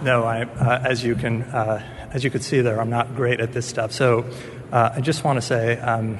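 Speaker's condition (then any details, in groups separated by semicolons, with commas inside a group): No condition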